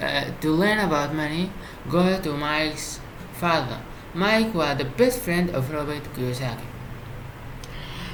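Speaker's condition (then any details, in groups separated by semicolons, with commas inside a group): No condition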